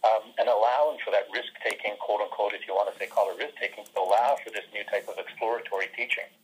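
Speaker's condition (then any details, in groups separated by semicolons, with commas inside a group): No condition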